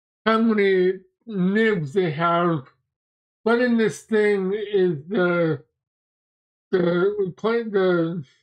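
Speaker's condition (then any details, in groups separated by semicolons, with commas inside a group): Mobius syndrome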